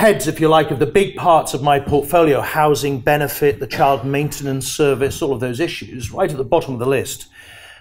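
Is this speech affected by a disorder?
No.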